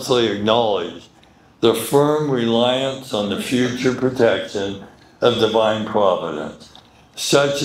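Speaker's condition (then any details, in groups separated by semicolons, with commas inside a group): Medical condition affecting speech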